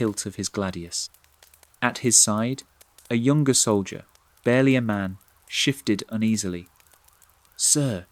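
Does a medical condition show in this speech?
No.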